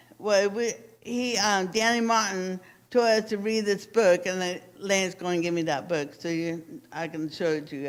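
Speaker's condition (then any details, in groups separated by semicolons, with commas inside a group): Cerebral palsy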